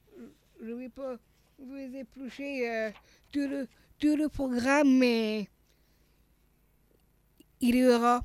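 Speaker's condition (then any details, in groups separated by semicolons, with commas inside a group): Down syndrome (trisomy 21); congenital heart malformation, heart surgery at age one after Staphylococcus aureus infection, second heart operation near right ventricle; childhood speech therapy to tone tongue, swallowing problems, slowness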